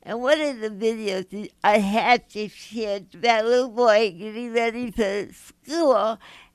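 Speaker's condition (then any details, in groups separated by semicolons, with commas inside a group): Mild cerebral palsy; mild cerebral palsy affecting speech; hard to understand initially, listeners must listen closely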